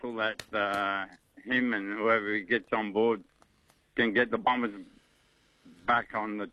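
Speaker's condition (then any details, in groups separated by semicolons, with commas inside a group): Motor neurone disease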